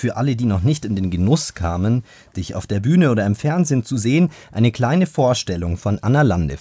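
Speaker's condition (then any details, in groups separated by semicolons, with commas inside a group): No condition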